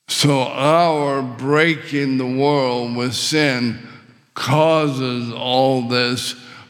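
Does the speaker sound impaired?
Yes: ALS; very little physical function, paralysis expected within a year or two, later breathing muscle failure expected.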